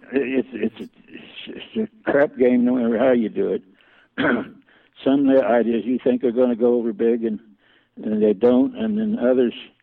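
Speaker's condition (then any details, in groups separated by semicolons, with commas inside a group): Parkinson's; slowly progressive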